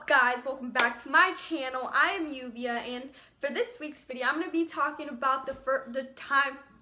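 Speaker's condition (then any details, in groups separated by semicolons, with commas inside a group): No condition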